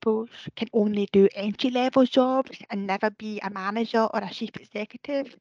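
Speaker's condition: Deafness; uses communication support workers

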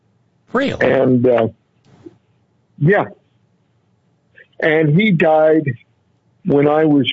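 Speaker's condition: Cerebral palsy; constant staggering walk

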